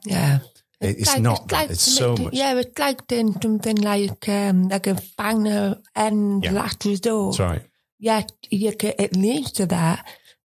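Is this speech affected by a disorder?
Yes: Usher syndrome, profound deafness; profound deafness since childhood, diagnosed around age eight, formerly hearing aids, cochlear implants; diagnosed over 30 years ago, peripheral vision loss, 5% central vision left, gradually going blind; breathes differently, possibly linked to hearing loss, poor use of Entonox.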